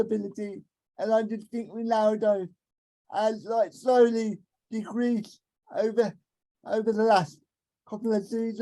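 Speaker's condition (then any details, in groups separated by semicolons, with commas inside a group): Cerebral palsy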